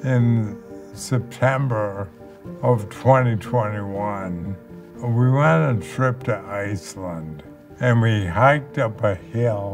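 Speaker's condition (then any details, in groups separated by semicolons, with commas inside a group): ALS; onset with breathlessness on exertion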